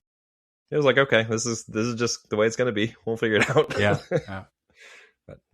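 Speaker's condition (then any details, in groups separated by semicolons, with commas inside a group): No condition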